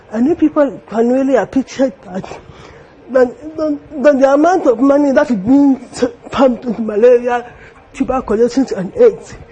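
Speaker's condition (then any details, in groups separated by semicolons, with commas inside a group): Cerebral palsy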